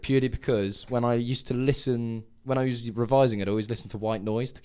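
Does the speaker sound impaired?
No.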